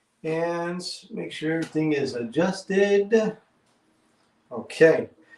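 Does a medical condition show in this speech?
No.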